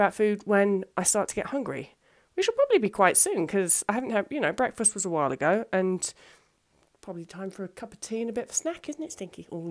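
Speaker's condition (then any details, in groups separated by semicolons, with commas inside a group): No condition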